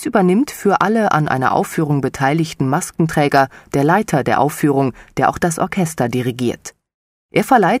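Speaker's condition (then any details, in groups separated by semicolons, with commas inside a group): No condition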